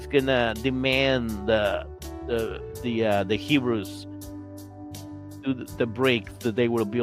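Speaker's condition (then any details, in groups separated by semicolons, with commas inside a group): No condition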